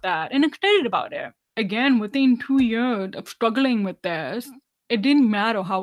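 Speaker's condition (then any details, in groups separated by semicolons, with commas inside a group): Deafness, severe; about 99% hearing loss, lifelong hearing aid use, no cochlear implant; wears hearing aids, relies heavily on lip reading, does not sign, not fluent in ASL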